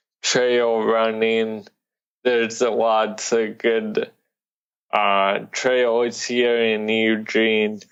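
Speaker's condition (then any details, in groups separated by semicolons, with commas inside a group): Cerebral palsy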